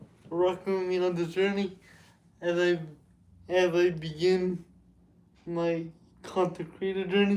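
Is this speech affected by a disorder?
Yes: cerebral palsy; with developmental delay.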